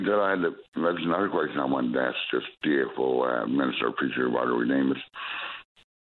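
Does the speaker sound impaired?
Yes: stroke; two strokes, first in 2019, brain function affected; slurred speech at times, glitches and missing words.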